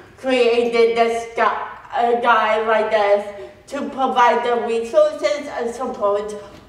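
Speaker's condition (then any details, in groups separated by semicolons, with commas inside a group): Cerebral palsy; phone speech misunderstood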